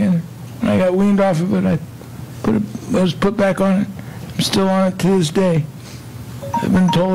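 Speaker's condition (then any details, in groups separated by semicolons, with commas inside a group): Multiple system atrophy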